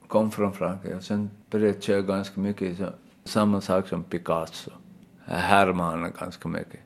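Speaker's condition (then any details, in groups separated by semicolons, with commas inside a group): Aphasia after brain injury; hit by car at age seven, no diagnosis given, right hand difficulty, memory gaps; word-finding difficulty, circumlocution, could not speak at first after injury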